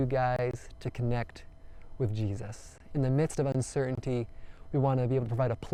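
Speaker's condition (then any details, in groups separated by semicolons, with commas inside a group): No condition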